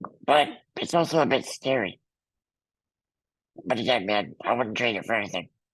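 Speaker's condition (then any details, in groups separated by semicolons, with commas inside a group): Muscular dystrophy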